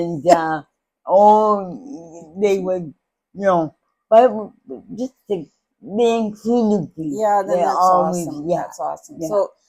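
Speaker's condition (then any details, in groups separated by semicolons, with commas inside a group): Cerebral palsy; from birth, dislocated hips, many operations; speech impairment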